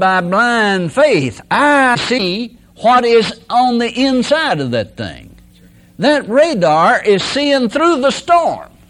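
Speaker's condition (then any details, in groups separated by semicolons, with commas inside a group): No condition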